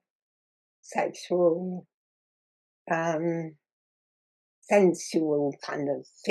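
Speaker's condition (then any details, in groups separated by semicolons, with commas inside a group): Muscular dystrophy; progressive muscle wasting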